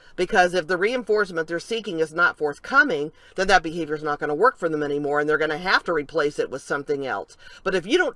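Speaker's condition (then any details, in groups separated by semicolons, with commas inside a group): No condition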